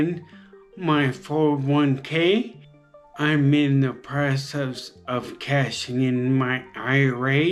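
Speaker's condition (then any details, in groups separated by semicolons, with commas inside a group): Traumatic brain injury; very debilitating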